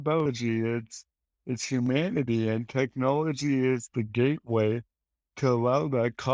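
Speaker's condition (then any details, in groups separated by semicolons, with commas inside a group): Cerebral palsy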